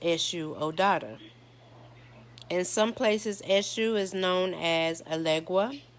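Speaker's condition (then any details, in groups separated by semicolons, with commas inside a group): No condition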